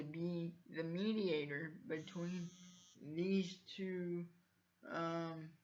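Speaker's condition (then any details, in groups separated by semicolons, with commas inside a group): Cerebral palsy; from birth, uses wheelchair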